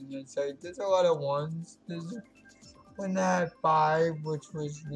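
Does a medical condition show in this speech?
Yes: cerebral palsy; affects legs.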